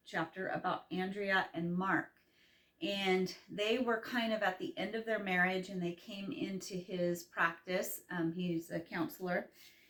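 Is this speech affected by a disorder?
No.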